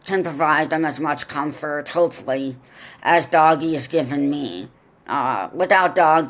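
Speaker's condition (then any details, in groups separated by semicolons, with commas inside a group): Profound deafness, congenital; excellent conversationalist, natural communicator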